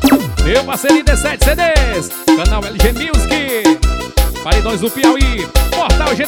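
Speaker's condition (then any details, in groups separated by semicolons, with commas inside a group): No condition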